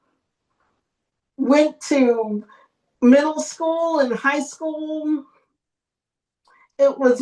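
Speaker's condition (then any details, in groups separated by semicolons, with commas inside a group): Cerebral palsy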